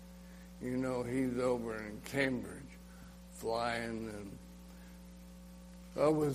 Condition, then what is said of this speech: ALS (motor neuron disease). You can hear my, that takes muscle to talk.